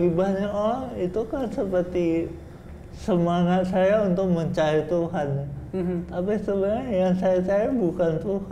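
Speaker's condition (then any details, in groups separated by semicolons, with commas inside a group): Cerebral palsy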